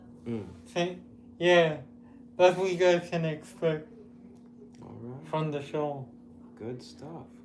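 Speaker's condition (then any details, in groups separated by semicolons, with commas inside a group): Cerebral palsy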